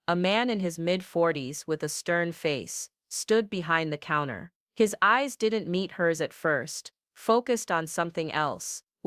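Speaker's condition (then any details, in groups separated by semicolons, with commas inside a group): No condition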